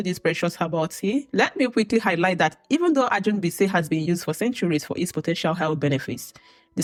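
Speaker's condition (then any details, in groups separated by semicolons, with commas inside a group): No condition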